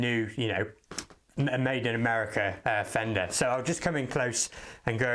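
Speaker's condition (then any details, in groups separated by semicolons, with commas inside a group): No condition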